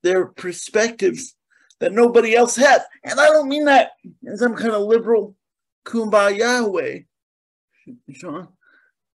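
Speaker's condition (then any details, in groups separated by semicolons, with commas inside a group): Cerebral palsy; mainly lower limbs affected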